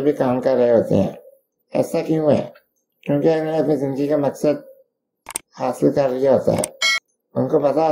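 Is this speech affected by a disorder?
Yes: Duchenne muscular dystrophy.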